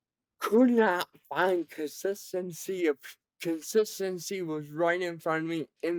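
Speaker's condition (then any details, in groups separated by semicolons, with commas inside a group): Cerebral palsy, severe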